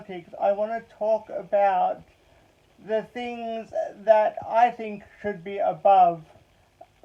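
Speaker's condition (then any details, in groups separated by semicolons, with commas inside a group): Cerebral palsy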